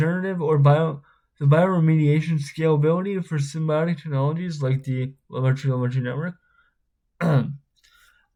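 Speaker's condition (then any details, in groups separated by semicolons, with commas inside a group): Spastic cerebral palsy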